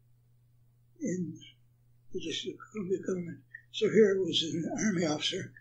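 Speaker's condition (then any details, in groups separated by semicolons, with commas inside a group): Parkinson's; attributed to Agent Orange exposure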